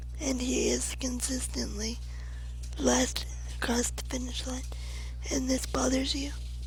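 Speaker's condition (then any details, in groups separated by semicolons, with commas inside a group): Cerebral palsy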